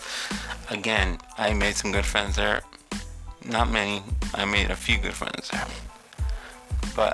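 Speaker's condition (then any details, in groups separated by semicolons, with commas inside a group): Cerebral palsy; codeine shots after surgery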